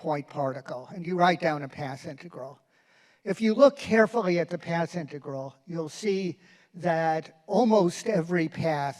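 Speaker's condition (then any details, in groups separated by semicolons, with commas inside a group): No condition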